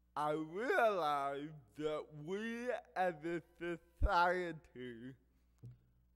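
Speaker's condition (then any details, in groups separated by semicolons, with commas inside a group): Cerebral palsy; affects hearing and speech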